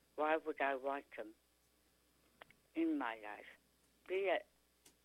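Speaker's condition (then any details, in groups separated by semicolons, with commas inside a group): Tongue cancer; now speaks pretty clearly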